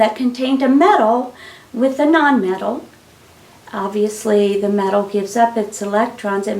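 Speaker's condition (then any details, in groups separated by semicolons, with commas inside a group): No condition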